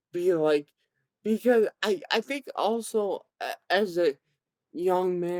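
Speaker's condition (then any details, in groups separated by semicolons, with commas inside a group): Cerebral palsy; present from birth, severe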